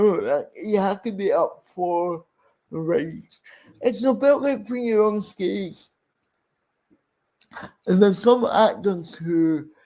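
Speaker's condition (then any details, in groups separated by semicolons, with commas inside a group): Cerebral palsy; speech impairment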